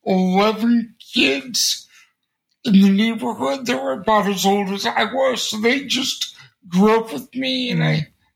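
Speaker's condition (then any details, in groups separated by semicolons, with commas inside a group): Cerebral palsy; congenital, since birth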